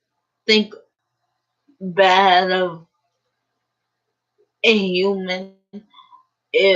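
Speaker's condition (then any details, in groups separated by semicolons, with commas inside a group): Cerebral palsy; uses a wheelchair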